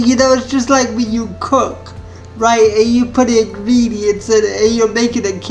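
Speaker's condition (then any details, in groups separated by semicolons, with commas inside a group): Spastic cerebral palsy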